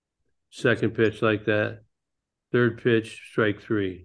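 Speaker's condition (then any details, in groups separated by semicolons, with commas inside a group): Parkinson's disease; bowling as activities to help with Parkinson's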